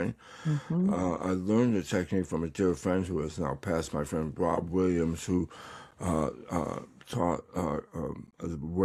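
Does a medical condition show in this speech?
Yes: tongue cancer; recovering, tongue exercises.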